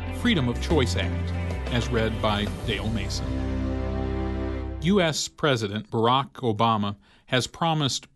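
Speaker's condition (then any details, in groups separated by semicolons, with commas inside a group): No condition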